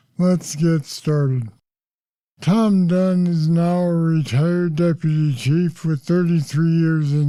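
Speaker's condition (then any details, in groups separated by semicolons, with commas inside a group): Parkinson's disease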